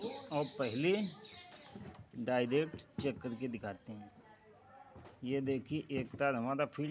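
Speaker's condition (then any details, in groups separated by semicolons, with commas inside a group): No condition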